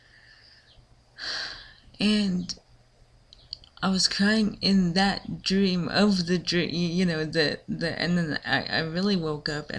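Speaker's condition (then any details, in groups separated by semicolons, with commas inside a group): Cerebral palsy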